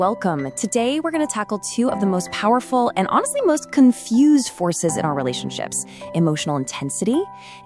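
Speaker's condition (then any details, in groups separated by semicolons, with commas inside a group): No condition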